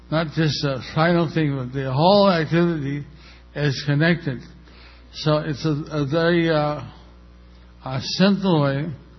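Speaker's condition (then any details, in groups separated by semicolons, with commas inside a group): Stroke with facial paralysis; stroke a little over a year ago, one side of face a little paralyzed; pronunciation less clear than before due to partial facial paralysis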